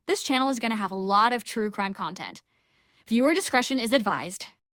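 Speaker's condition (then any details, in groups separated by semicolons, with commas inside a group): No condition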